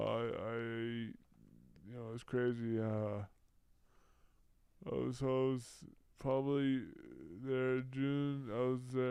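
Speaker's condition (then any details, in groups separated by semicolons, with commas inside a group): Brain injury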